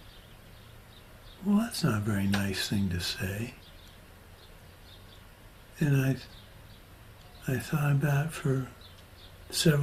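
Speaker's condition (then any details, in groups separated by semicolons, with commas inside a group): Parkinson's disease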